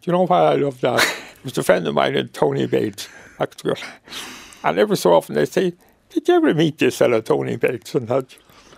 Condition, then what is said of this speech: ALS (motor neuron disease). If I get out of breath, you'll know.